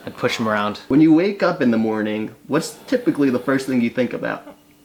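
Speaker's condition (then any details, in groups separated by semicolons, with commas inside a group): No condition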